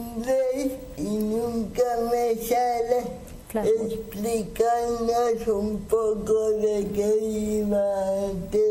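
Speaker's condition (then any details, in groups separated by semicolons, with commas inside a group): Cerebral palsy; speaks with difficulty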